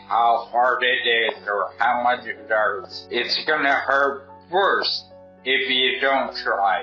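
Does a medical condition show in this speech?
Yes: traumatic brain injury.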